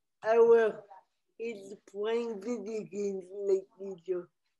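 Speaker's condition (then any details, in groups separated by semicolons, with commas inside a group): Cerebral palsy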